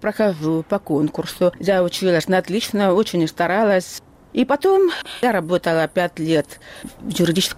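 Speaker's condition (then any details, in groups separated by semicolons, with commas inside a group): Hearing loss; onset age 3, medical error, missed appendicitis, over 47 years since onset, Atikon hearing aids since childhood; hears only about 20 percent, 80 percent hearing loss; speech preserved thanks to hearing aids, worsened, accented, still speaks, learned lip-reading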